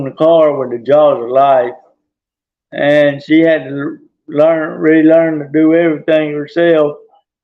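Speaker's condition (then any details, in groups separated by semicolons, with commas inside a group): Traumatic brain injury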